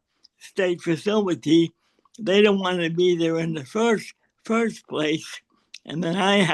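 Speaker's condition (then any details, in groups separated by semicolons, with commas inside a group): Cerebral palsy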